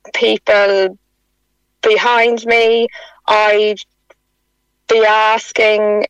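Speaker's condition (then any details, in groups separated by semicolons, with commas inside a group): Stutter; stutter since about age 3, childhood speech therapy without benefit, adult speech program, costa breathing helped; about 34 years since onset, stutter accepted, no current therapy or techniques; affected from teenage years, worsened over years, struggles to get words out, stutters on phone; blocks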